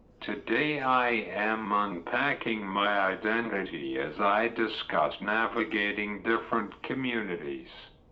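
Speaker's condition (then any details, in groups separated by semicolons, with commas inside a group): Cerebral palsy; uses wheelchair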